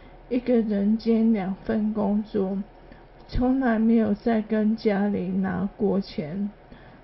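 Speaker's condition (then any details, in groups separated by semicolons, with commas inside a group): ALS; slower speech, quieter voice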